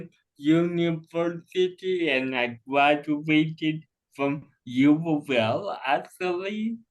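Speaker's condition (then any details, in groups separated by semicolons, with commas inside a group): Cerebral palsy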